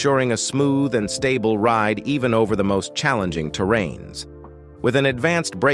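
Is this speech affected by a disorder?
No.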